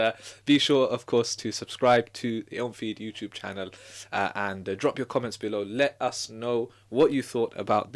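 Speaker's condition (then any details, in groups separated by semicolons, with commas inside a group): No condition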